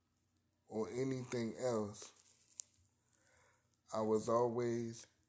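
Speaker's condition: Cerebral palsy; spastic quadriparesis, present from birth, wheelchair user, unable to walk; about 30 years since birth

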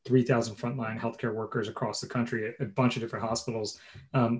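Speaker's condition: No condition

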